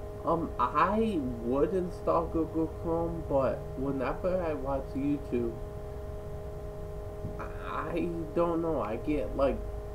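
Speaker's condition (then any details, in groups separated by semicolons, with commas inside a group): Cerebral palsy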